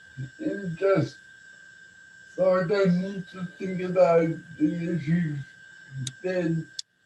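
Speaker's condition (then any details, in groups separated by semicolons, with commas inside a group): Cerebral palsy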